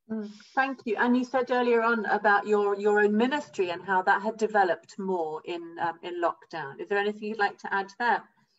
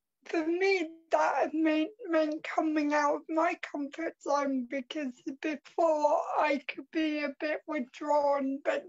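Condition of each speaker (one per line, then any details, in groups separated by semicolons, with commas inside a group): No condition
Cerebral palsy; from birth, crutches, wheelchair, scooter, surgery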